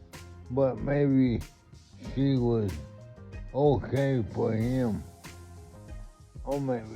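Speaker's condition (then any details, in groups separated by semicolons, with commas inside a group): Multiple sclerosis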